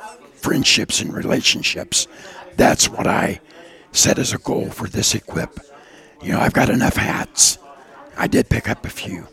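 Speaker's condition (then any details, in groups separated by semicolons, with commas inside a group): Partial laryngectomy for throat cancer; only half a voice, hard to hear in loud environments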